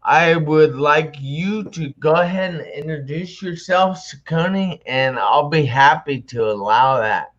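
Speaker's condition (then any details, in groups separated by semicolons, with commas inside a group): Traumatic brain injury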